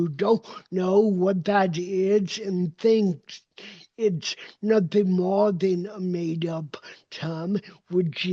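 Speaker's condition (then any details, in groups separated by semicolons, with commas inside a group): Cerebral palsy; uses walker and wheelchair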